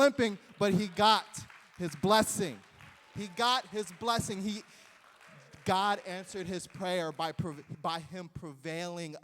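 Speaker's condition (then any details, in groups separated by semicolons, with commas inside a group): No condition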